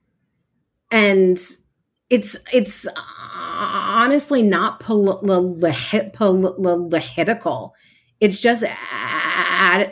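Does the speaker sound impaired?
Yes: stuttering; variable stuttering, formerly preoccupied with which words would be easier to say, helped by stuttering community; amount of stuttering, feeling stuck and physical tension fluctuate, stutters openly; here repeated sounds, repeated words.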